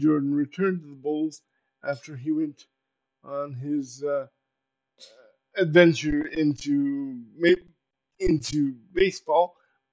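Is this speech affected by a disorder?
Yes: cerebral palsy; uses power wheelchair.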